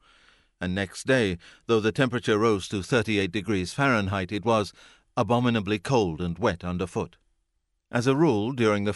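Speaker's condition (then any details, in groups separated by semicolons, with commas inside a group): No condition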